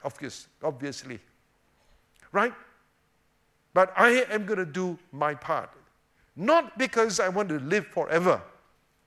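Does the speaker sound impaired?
No.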